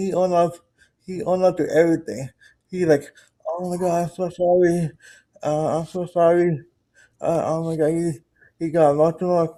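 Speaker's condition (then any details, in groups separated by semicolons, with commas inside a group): Cerebral palsy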